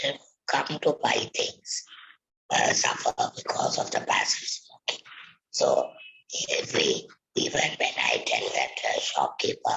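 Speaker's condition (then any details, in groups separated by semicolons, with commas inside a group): Laryngectomy for vocal cord cancer; laryngectomy, voice prosthesis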